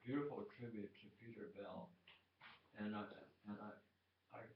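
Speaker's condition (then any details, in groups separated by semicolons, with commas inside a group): Tongue cancer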